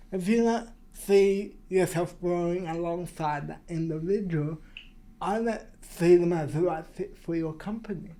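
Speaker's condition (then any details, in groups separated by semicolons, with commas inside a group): Cerebral palsy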